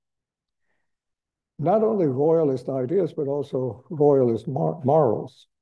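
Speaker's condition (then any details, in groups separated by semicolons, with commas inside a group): No condition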